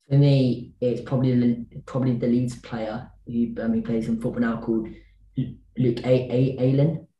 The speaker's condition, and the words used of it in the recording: Stuttering. Like you don't really expect a stammer like mine or yours.